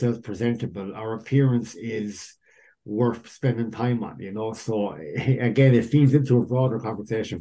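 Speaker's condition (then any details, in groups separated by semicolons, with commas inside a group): Cleft lip and palate; rhinoplasty likely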